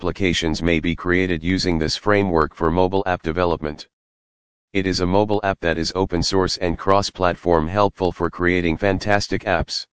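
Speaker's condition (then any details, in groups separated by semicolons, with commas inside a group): No condition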